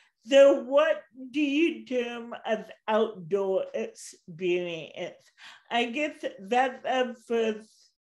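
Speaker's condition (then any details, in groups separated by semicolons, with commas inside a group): Cerebral palsy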